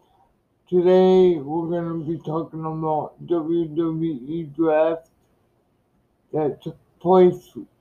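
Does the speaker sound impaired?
Yes: cerebral palsy.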